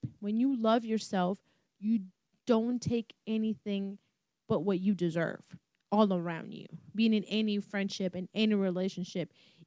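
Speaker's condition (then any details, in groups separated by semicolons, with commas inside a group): No condition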